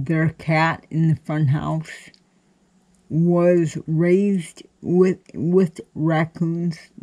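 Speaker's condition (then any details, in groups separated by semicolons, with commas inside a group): Cerebral palsy; cannot walk, crawls to get around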